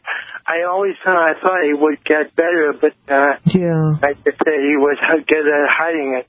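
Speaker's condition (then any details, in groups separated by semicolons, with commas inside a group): Cerebral palsy; others long mistook for drunk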